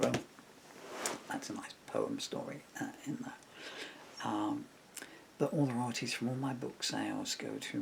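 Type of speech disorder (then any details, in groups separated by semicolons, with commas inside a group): Bulbar dysarthria; progressive bulbar palsy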